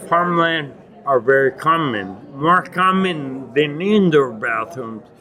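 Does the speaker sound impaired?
Yes: acquired ataxia with dysarthria, acquired; Lance-Adams syndrome.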